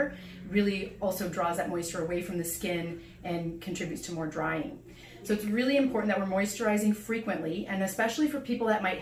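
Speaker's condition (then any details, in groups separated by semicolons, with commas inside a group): No condition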